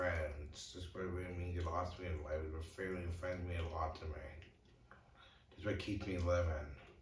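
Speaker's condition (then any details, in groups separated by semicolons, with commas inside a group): Brain injury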